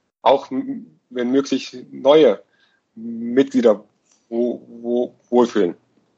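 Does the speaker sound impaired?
Yes: stuttering; self-help in Flow-Gruppe München; here prolonged sounds, blocks.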